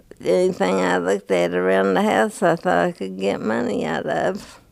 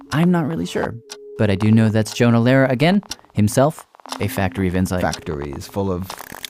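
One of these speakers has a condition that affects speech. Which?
The first: Parkinson's disease; onset early 50s, full body tremor, over decade since diagnosis, off dopamine drug, worse tremor, cane and walker.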